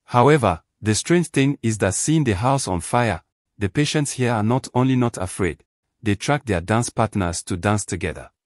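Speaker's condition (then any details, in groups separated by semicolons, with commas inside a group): No condition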